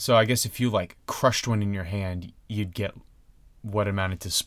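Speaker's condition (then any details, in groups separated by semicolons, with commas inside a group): No condition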